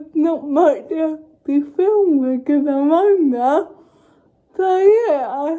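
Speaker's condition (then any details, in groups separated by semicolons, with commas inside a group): Cerebral palsy; uses feeding aid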